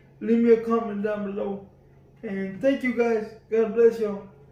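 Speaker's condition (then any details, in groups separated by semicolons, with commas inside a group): Cerebral palsy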